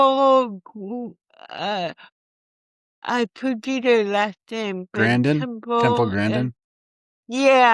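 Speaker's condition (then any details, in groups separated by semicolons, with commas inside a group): Cerebral palsy; from birth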